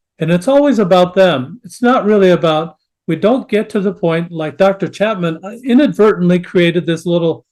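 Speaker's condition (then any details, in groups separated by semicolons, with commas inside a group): No condition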